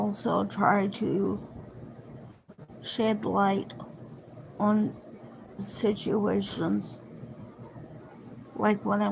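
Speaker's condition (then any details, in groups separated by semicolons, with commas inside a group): Cerebral palsy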